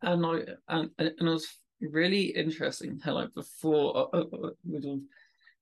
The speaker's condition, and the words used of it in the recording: Stuttering. I do have a stammer. Nothing's wrong with my voice. It's just the way how I talk.